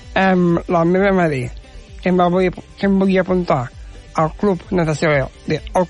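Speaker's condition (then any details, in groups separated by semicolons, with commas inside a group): Down syndrome; speaks confidently on radio and in public, communicates ideas well, less nervous than many guests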